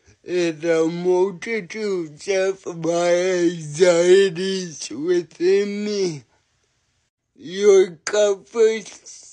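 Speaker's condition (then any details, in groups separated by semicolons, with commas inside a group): Cerebral palsy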